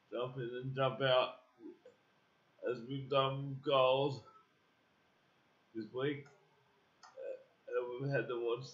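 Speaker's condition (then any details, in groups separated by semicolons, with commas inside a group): Cerebral palsy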